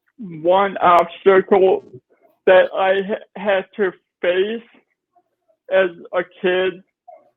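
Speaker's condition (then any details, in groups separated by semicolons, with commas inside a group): Cerebral palsy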